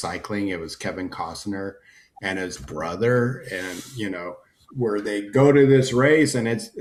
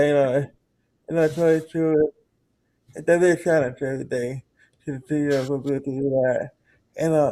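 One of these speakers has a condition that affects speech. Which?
The second: cerebral palsy; present from birth, muscles do not work properly; lifelong condition.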